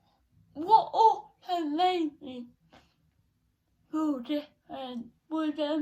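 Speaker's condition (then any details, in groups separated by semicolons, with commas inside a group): Cerebral palsy; not quadriplegic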